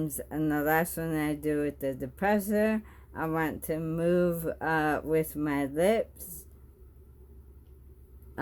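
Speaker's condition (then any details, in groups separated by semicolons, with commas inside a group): Bulbar ALS, bulbar onset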